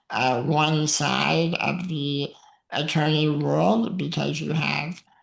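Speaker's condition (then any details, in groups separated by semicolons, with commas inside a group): Muscular dystrophy; no use of arms or legs, uses wheelchair; very physically weak; may need microphone to be heard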